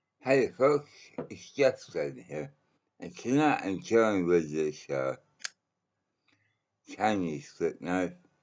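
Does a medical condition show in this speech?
Yes: mouth cancer.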